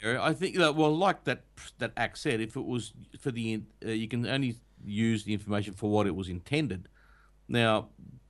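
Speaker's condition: No condition

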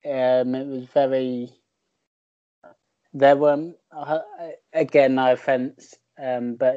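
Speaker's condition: Cerebral palsy

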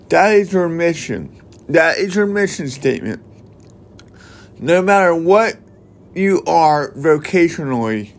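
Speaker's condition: Cerebral palsy

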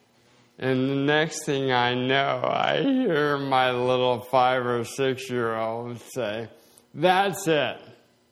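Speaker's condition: Slowed speech, swallowing problems

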